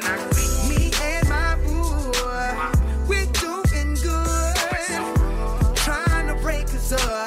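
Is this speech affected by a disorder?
No.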